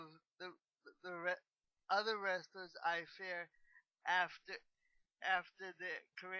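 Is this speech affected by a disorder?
Yes: cerebral palsy.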